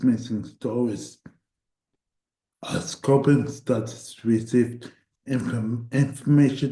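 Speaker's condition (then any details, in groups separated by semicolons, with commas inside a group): Cerebral palsy; voice tires at times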